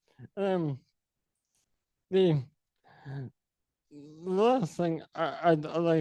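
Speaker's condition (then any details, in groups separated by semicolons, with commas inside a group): Sporadic ALS; diagnosed at age 32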